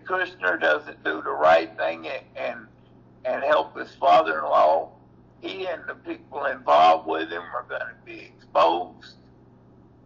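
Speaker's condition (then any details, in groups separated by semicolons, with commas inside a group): Cerebral palsy; previously off feet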